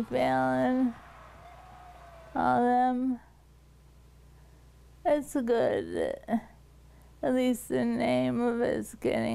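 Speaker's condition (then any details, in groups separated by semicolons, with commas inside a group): ALS; 20 months since diagnosis, breathing 30% of normal, atrophy, fully dependent, hospice; speech takes great effort, losing ability to speak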